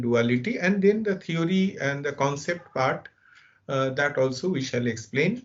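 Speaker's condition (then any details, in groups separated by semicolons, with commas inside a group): No condition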